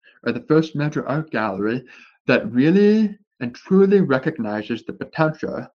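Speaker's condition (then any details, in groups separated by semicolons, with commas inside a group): Deafness with speech impediment; born deaf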